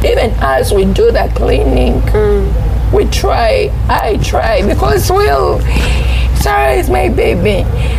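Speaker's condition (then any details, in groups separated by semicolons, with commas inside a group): Cerebral palsy; onset in secondary school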